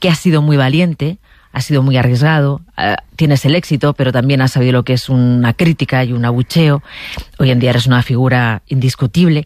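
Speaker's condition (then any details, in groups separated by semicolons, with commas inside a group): No condition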